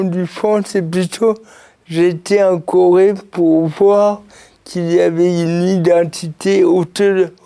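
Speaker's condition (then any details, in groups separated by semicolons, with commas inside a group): Cerebral palsy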